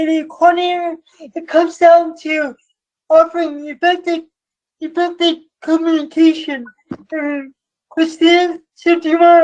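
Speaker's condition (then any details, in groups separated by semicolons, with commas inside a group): Cerebral palsy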